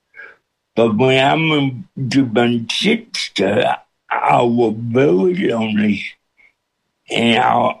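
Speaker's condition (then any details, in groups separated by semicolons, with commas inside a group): Cerebral palsy with speech impediment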